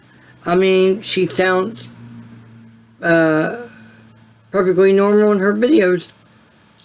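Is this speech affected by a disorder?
Yes: cerebral palsy; voice sound affected.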